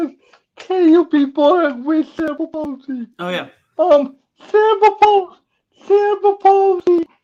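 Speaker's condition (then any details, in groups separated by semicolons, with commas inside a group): Cerebral palsy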